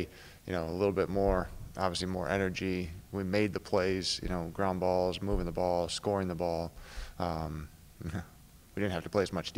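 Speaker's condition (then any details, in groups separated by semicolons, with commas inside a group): No condition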